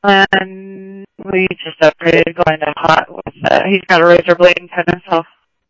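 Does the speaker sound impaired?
No.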